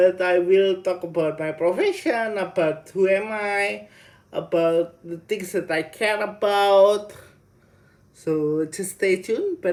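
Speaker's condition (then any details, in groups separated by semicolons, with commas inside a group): Cerebral palsy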